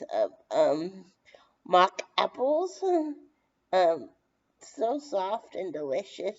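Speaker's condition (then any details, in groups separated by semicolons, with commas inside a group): Brain injury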